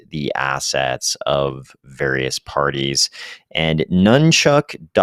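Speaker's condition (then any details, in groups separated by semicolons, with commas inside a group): No condition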